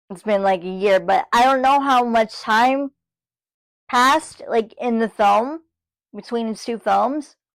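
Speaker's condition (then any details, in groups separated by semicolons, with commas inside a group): Cerebral palsy, spastic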